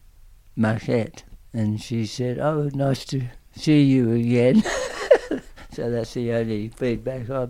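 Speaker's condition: Tongue cancer; aggressive tongue cancer

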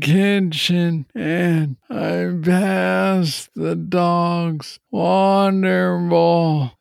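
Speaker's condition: Parkinson's disease; young onset

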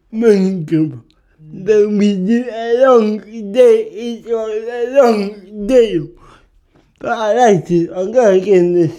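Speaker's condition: Cerebral palsy; speech can be hard sometimes

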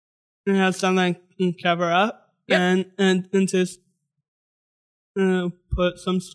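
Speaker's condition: Down syndrome

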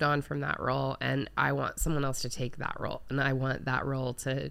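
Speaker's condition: No condition

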